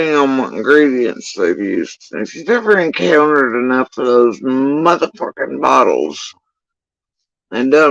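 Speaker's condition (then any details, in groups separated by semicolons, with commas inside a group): Facial paralysis after surgery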